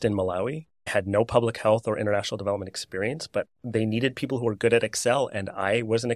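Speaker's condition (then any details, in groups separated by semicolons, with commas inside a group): No condition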